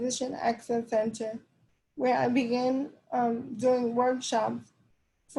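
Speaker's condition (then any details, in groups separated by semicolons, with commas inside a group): Cerebral palsy; diagnosed at 9 months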